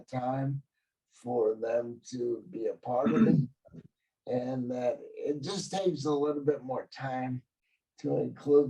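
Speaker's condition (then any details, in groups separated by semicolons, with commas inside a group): Cerebral palsy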